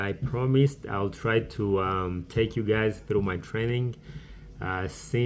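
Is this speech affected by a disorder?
No.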